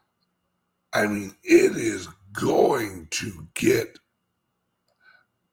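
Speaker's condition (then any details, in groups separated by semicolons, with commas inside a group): Speech impediment; slight speech impediment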